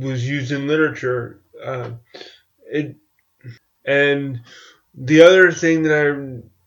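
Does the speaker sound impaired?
Yes: cerebral palsy; walks with crutches.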